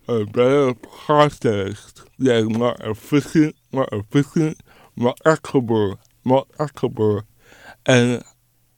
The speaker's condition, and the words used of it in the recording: Cerebral palsy. He lives with cerebral palsy and dystonia, which can make speech and note-taking difficult.